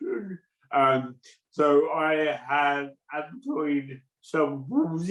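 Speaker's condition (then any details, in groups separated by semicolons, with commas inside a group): Cerebral palsy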